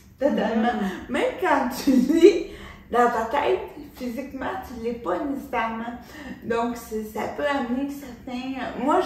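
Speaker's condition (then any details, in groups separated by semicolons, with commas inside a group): Cerebral palsy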